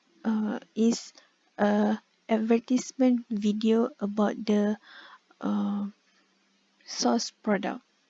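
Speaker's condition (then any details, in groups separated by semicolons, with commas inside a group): No condition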